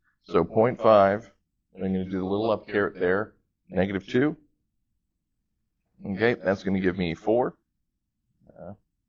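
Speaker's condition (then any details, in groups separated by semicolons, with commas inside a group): No condition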